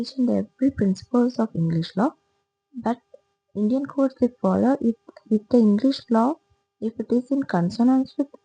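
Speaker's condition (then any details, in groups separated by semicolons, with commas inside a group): No condition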